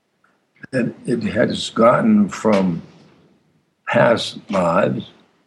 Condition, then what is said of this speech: Aphasia. This aphasia speech, wow, just these silences.